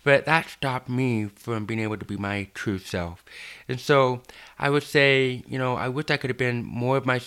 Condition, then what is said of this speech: Deafness. But the fact that I can even speak and have a normal dialogue and a conversation, I had to take 12 years of intense speech therapy.